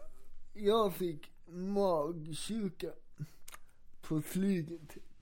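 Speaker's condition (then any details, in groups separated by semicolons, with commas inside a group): Cerebral palsy; has two wheelchairs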